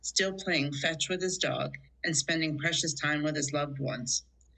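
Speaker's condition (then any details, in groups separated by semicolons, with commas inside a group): No condition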